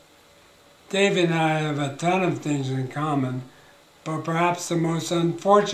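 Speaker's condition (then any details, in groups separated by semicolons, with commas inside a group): ALS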